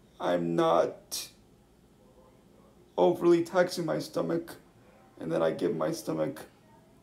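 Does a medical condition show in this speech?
Yes: cerebral palsy; wheelchair user.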